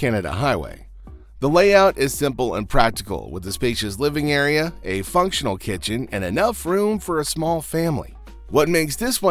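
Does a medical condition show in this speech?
No.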